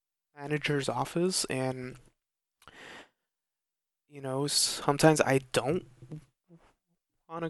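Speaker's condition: Stuttering; long-standing stutter persisting into adulthood, oral assessment showed no tongue or face problem; past speech therapy after mentor raised speech, breathing exercises for breath support, fluency techniques; poor breath support, too little air for sounds, tenses up giving reports, stutters equally Spanish, English; prolonged sounds

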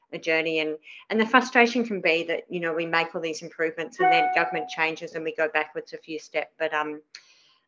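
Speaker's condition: Cleft palate; lots of childhood speech therapy

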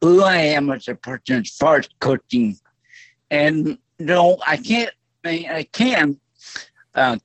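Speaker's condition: Stroke; voice altered since stroke, lasting effect

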